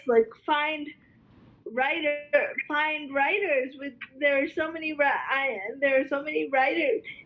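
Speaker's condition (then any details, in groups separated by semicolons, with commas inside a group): Cerebral palsy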